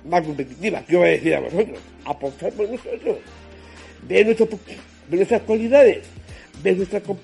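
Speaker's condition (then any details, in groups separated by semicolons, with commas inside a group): Down syndrome; genetic disorder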